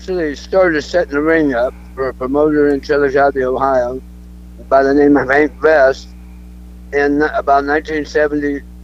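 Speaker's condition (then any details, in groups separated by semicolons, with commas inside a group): Throat cancer; cancer survivor, alive and well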